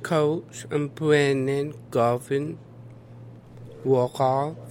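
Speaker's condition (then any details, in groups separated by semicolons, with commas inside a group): Down syndrome; congenital, extra full or partial copy of chromosome 21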